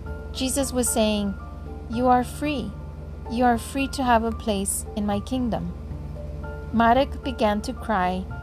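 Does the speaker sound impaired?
No.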